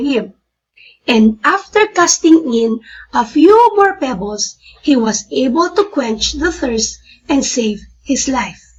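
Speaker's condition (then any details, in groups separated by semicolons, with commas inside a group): No condition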